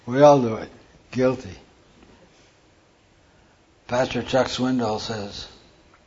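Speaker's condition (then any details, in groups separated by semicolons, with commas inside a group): Parkinson's; Nebraska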